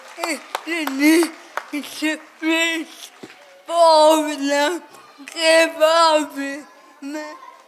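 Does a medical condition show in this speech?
Yes: cerebral palsy; speech not clear.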